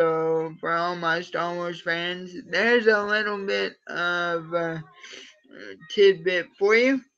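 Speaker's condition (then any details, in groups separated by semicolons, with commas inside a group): Cerebral palsy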